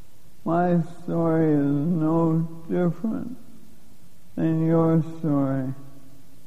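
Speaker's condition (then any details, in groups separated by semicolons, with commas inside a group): Lou Gehrig's disease; given 3 to 5 years to live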